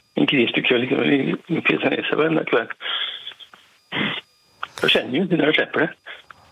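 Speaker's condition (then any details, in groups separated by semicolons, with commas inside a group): Parkinson's; throat operation, ICU about 2 months ago, oxygen mask half a day, nearly died; takes 40-50 tablets daily for Parkinson's, still recovering; sometimes hard to speak, trouble getting voice out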